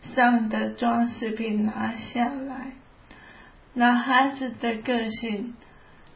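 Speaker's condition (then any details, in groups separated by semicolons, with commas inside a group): ALS; onset about three years ago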